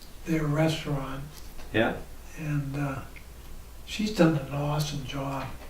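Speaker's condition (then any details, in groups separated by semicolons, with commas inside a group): ALS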